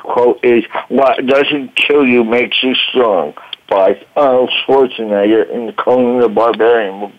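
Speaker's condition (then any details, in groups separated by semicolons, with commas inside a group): Voice box damage from tracheostomy; past therapy and psychiatrists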